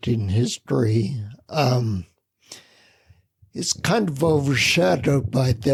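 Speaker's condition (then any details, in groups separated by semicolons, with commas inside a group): Spinocerebellar ataxia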